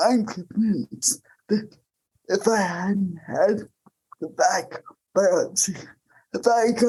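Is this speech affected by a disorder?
Yes: cerebral palsy.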